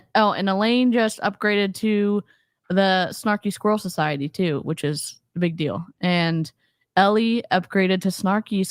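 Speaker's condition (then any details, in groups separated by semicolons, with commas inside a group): No condition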